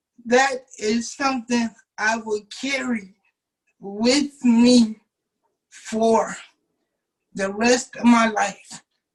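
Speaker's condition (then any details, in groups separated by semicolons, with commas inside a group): Cerebral palsy; uses wheelchair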